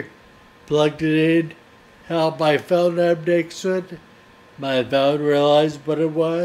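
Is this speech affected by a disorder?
Yes: Friedreich's ataxia.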